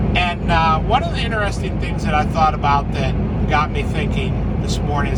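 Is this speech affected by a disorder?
No.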